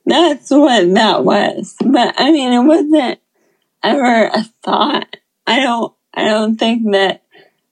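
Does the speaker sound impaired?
Yes: Friedreich's ataxia; rare debilitating neuromuscular disorder, signs from about age 12 with scoliosis, genetically confirmed at 22; progressive, degenerative, moved from walking to walker to wheelchair, uses wheelchair; communication becoming more challenging as disease progresses.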